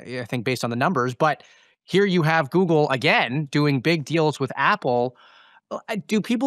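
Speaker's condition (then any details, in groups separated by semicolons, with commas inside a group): No condition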